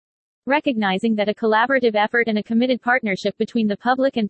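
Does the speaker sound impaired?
No.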